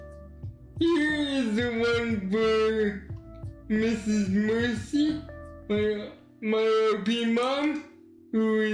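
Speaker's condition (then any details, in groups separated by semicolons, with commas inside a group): Cerebral palsy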